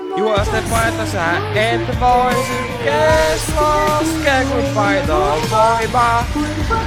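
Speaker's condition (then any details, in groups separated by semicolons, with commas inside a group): No condition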